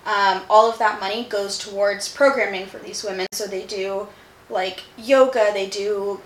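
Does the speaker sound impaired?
No.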